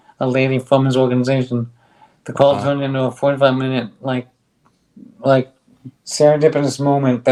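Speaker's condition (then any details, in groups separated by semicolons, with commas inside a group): ALS; on drug, stronger bite, speaks better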